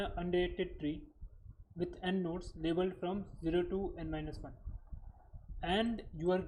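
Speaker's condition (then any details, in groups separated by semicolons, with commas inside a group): No condition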